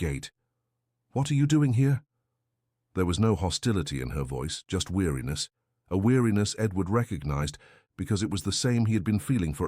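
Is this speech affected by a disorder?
No.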